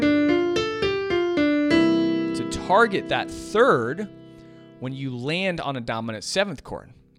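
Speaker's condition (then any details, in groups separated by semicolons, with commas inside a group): No condition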